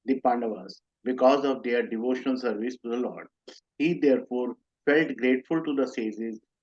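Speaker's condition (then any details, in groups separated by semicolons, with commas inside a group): No condition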